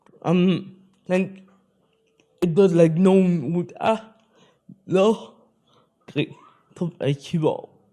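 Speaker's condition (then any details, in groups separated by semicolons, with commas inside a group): Spastic cerebral palsy; speech affected, had speech therapy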